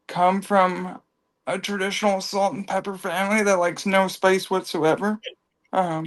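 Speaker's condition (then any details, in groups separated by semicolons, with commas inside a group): Cerebral palsy; from birth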